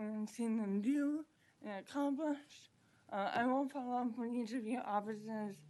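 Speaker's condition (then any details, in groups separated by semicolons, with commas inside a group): Cerebral palsy; present from birth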